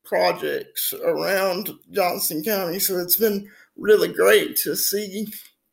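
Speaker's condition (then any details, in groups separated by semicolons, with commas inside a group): Spastic quadriplegic cerebral palsy; from birth, fully wheelchair bound, cannot move self, affects muscle tone; speech sometimes affected if not careful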